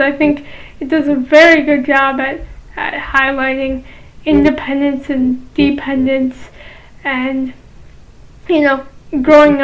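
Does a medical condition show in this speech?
Yes: cerebral palsy, mild.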